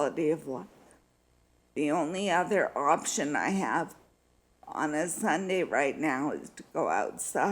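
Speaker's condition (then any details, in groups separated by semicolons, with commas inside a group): Multiple sclerosis; needs time to get voice up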